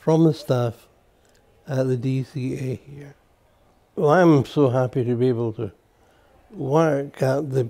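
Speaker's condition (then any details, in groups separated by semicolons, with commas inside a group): Multiple sclerosis; affects hands; no use of hands, nearly 75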